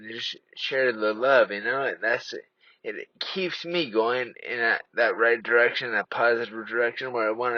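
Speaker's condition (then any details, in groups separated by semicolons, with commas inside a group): Traumatic brain injury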